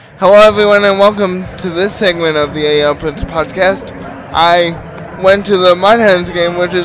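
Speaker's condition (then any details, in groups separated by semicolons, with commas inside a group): Cerebral palsy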